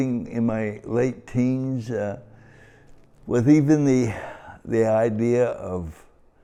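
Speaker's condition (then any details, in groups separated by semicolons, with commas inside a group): Cerebral palsy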